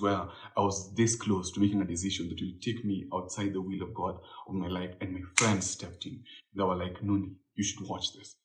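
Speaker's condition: No condition

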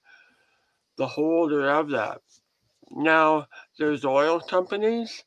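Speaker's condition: Head and neck cancer surgery; crooked head since

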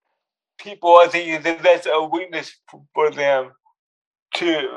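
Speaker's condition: Cerebral palsy; cerebral palsy since birth; speech impediment, noticeable on phone calls

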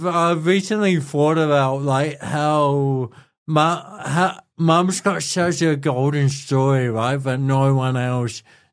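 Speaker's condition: Cerebral palsy; voice affected

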